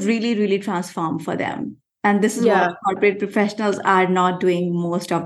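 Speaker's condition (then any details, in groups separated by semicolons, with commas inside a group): No condition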